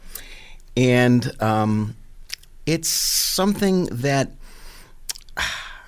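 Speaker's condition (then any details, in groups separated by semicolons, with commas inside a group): Stuttering; lifelong stutter, no longer fearful of stuttering; may stutter during speaking engagements, not caused by nervousness; prolonged sounds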